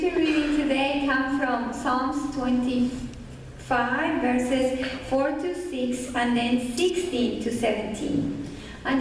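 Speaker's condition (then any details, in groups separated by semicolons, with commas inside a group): No condition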